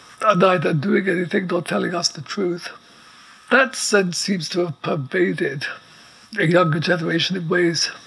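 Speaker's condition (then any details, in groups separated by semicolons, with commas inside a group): ALS; progressive neuromuscular illness, effectively quadriplegic, paralyzed from neck down, wheelchair within six months of diagnosis; very weak voice needing amplifier, respirator audible in background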